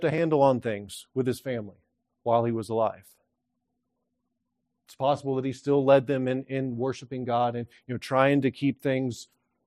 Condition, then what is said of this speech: No condition.